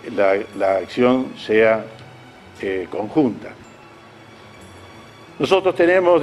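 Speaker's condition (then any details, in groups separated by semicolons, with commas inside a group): No condition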